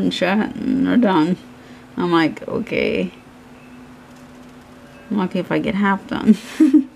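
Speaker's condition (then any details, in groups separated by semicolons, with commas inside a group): Cerebral palsy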